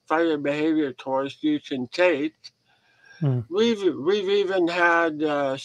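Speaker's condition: Head and neck cancer surgery; ongoing throat challenges

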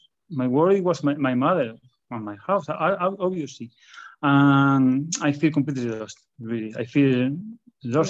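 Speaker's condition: Stuttering; stutter in public speaking; repeated words, prolonged sounds

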